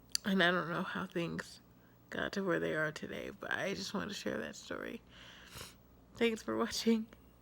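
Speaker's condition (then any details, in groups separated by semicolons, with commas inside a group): Cerebral palsy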